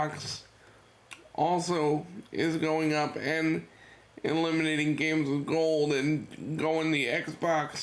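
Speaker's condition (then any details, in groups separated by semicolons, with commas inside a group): Cerebral palsy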